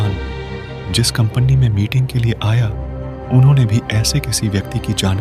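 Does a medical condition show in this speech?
No.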